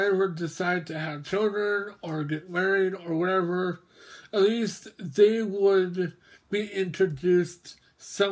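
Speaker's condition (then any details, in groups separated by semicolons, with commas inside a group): Mobius syndrome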